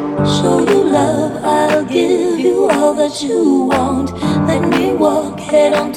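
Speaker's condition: No condition

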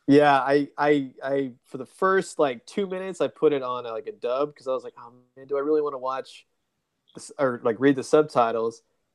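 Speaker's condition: No condition

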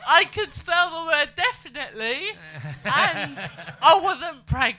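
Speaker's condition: Cerebral palsy; able to speak and move

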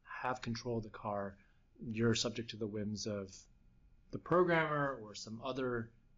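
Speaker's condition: No condition

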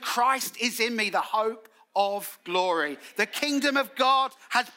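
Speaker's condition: No condition

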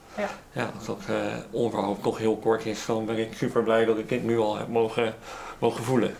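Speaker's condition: Cleft lip; cleft audible in way of speaking

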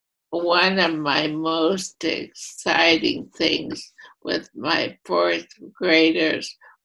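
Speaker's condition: ALS, primary lateral sclerosis; voice affected

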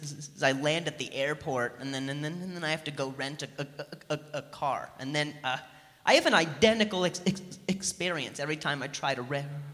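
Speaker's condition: Stutter; audible stuttering during stand-up, called pretty bad by an audience member; repeated sounds, prolonged sounds

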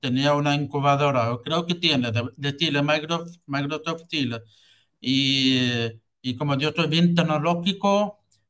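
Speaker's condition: Hearing loss with cochlear implant; about 34

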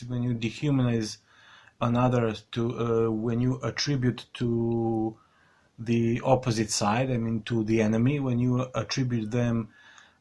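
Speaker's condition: Stuttering; stutter since childhood, continuing into adulthood; still stutters; prolonged sounds

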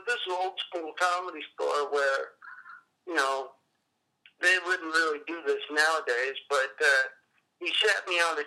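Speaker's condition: Cerebral palsy; cerebral palsy present since childhood

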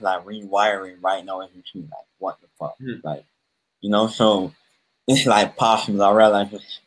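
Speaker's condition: Cleft palate; congenital cleft palate

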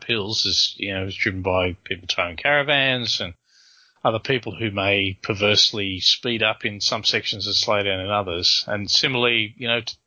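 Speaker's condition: No condition

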